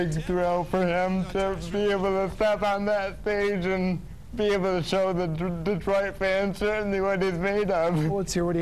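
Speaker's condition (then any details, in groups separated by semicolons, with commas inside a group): Cerebral palsy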